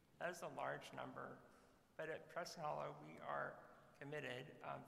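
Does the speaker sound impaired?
Yes: muscular dystrophy; muscular dystrophy diagnosed at age 5.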